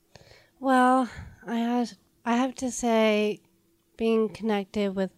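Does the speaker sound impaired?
Yes: Down syndrome; present since birth, known since infancy.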